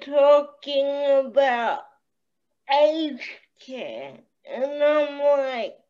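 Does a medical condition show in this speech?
Yes: cerebral palsy.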